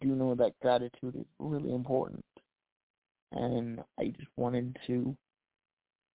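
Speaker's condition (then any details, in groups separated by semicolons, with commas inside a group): Cerebral palsy; voice improved over last year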